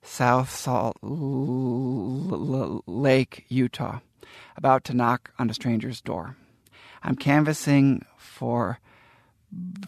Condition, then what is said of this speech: Stuttering. This buildup makes it a fraught word for someone who stutters, as I do.